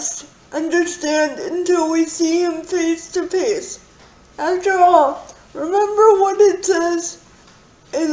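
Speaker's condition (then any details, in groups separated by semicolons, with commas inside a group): Quadriplegic cerebral palsy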